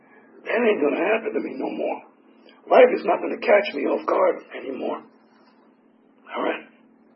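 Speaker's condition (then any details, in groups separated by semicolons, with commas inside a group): Tracheotomy; tracheotomy for 4 years, 8 surgeries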